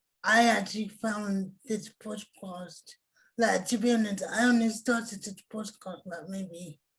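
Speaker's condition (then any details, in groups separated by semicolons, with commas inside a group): Cerebral palsy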